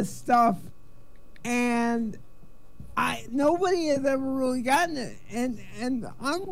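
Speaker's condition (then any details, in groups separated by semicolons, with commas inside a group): Cerebral palsy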